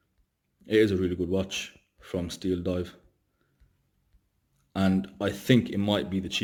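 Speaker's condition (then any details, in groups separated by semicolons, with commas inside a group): No condition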